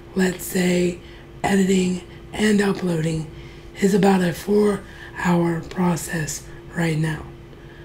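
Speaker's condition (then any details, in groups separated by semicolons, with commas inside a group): Cerebral palsy; wheelchair bound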